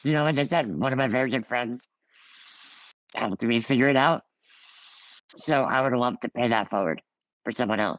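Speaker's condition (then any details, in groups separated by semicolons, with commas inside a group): Ullrich congenital muscular dystrophy; from birth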